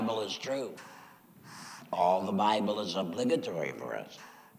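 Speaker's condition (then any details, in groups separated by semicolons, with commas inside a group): Laryngectomy; chemo and radiation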